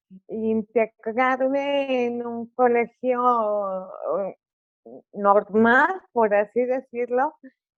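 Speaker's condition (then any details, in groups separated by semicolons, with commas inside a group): Cerebral palsy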